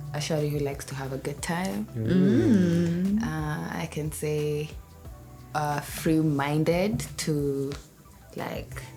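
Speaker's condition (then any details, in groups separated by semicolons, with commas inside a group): No condition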